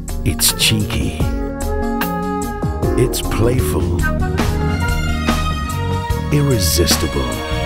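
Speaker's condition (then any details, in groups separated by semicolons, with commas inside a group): No condition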